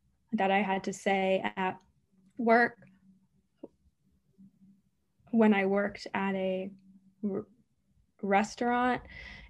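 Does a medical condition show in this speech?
Yes: stuttering; stuttering whole life, long hidden by avoiding talking, expected at 13 it would go away; long blocks, silent blocks on phone mistaken for bad connection, some days harder than others; here blocks.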